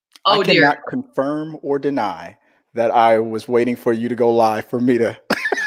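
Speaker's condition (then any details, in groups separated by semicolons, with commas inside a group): No condition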